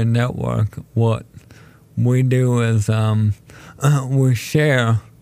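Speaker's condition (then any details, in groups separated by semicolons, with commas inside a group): ALS; told condition is terminal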